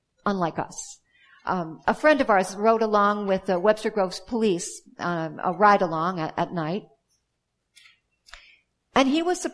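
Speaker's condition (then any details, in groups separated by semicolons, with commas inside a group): No condition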